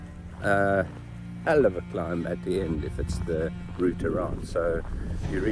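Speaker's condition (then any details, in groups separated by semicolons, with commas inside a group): No condition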